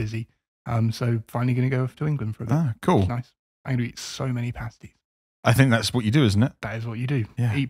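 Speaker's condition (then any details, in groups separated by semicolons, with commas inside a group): No condition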